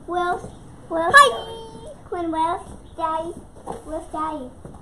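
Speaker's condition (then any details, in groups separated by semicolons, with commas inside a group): No condition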